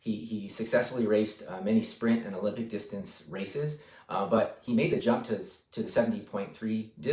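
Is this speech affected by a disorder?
No.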